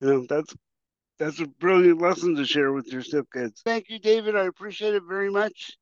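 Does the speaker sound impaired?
Yes: cerebral palsy; some 40 years ago.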